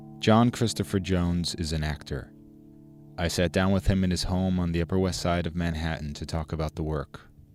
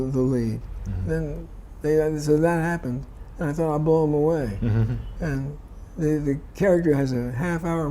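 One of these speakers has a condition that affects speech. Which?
The second: Parkinson's disease; about 15 years since diagnosis, on medication, limited typing.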